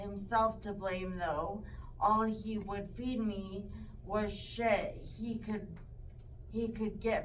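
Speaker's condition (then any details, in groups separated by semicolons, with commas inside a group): Traumatic brain injury; severe, tracheostomy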